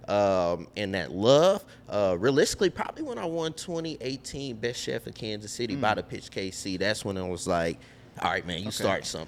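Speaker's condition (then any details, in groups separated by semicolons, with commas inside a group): No condition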